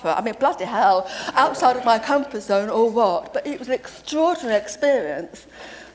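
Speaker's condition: Deafness; deaf since age seven

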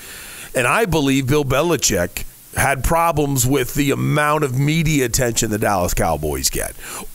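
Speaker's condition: No condition

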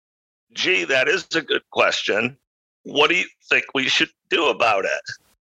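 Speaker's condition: Spasmodic dysphonia; voice choppy and broken

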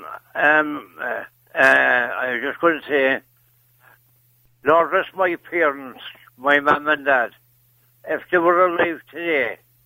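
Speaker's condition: Parkinson's; loses balance

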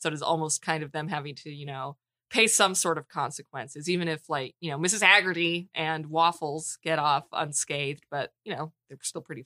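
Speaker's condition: No condition

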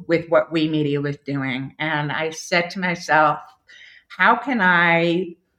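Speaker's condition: Deafness; born with moderate to severe hearing loss, diagnosed as toddler, hearing aids, then esteem implant

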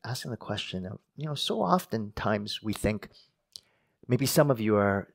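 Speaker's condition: No condition

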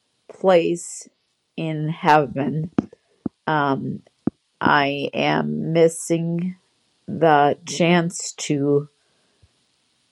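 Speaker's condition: Aphasia after stroke

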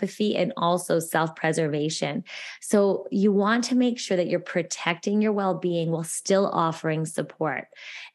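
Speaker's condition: No condition

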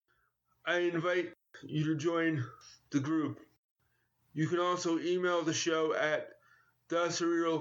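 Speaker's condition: Cerebral palsy; grew up before the ADA, used 6T formula: think, trust, tool, try, test, train

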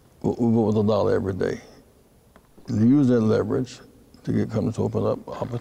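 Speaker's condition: Parkinson's disease; speech therapy

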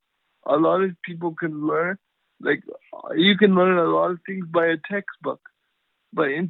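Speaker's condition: Cerebral palsy; power wheelchair

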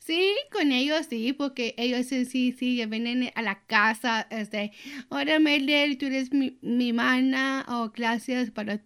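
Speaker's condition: Down syndrome; 24 years old; often answers for her

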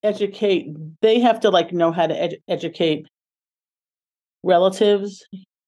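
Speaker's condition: Stuttering; stuttering from age four, father stuttered, older daughter stuttered then stopped, intensive therapy in 20s; adult, learned speaking techniques; very severe when young, severe in early adulthood, frequent vocal cord blocks, hard time communicating; repeated sounds

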